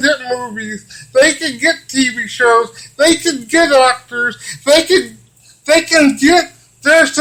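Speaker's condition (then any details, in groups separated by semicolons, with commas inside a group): Cerebral palsy; from birth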